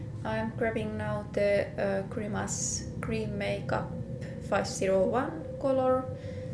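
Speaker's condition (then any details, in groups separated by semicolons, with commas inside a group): No condition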